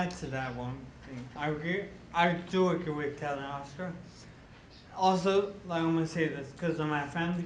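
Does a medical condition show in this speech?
Yes: traumatic brain injury; walking now.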